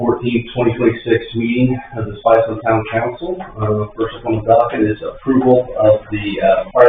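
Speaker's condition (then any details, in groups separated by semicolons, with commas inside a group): No condition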